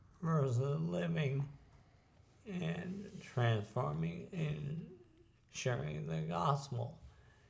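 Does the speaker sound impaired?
Yes: ALS; terminal, crippling disease; doctors estimate less than 12 months to live, declining tracheotomy, may soon need full-time breathing support; some speaking ability already lost.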